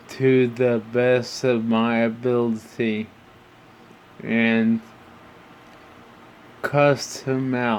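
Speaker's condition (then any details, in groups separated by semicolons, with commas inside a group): Brain injury (brain shearing)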